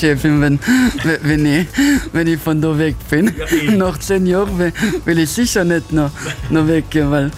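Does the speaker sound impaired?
No.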